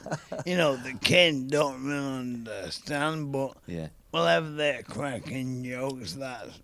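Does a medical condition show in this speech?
Yes: ALS (motor neurone disease); young onset, speech affected first, voice worsened rapidly, nerve conduction testing; speaking takes double energy, lags in banter, struggled saying solicitor, eating, drinking unaffected.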